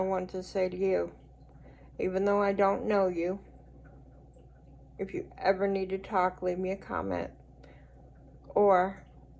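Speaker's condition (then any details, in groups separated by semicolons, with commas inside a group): Cerebral palsy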